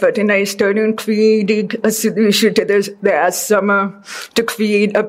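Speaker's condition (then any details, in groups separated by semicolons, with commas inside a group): Deafness; deaf since childhood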